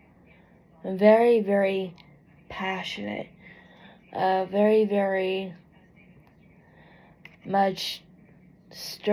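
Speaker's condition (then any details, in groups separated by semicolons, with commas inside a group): Cerebral palsy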